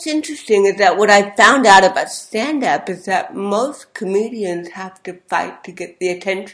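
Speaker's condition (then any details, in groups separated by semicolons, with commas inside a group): Cerebral palsy; speech therapy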